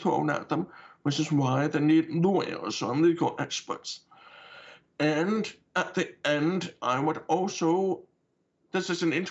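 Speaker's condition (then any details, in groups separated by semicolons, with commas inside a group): Deafness with cochlear implant; uses cochlear implant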